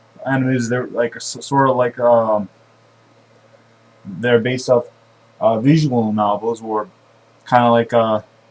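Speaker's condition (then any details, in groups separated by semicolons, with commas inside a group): No condition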